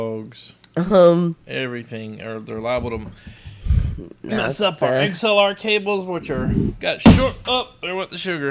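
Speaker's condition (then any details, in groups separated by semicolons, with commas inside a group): No condition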